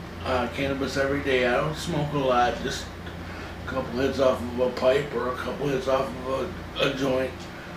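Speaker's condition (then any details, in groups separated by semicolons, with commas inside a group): Cerebral palsy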